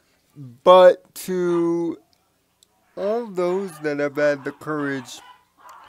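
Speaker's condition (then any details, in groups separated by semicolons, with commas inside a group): Cerebral palsy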